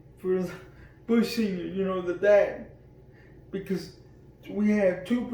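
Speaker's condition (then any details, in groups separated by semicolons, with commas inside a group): Cerebral palsy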